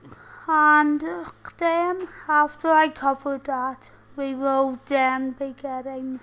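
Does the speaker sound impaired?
Yes: tracheostomy and ventilator dependent; electric and manual wheelchairs.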